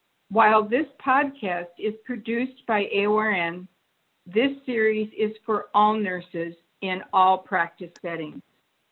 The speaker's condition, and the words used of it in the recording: No condition.